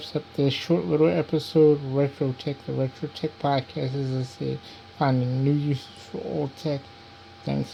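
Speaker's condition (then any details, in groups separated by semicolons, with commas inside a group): Cerebral palsy; diplegia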